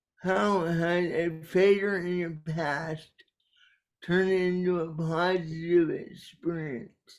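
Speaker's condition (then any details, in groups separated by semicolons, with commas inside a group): Cerebral palsy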